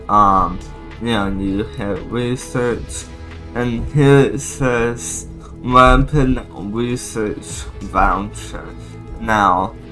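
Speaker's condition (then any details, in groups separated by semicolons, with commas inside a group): Cerebral palsy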